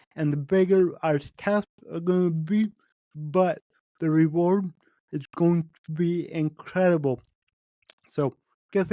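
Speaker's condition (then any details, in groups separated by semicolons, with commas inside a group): Cerebral palsy; speech improving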